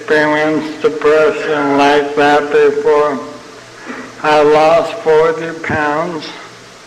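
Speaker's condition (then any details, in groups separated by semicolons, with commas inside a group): ALS (Lou Gehrig's disease); young onset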